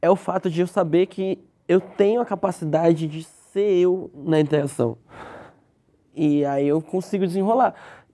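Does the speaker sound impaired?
Yes: cleft lip; congenital cleft lip.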